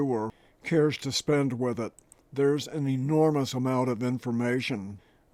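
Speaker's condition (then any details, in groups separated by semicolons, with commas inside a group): No condition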